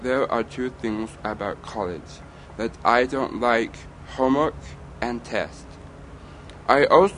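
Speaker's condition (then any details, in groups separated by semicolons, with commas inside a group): Down syndrome; young adult man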